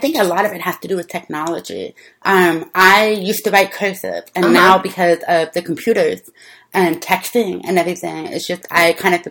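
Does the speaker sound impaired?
Yes: deafness; speaks well, learned speech through childhood lessons with visual computer speech feedback.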